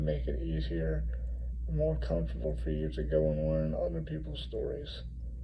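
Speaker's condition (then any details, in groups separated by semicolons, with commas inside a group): Cerebral palsy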